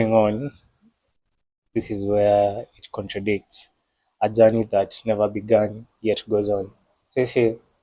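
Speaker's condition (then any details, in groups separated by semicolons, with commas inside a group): No condition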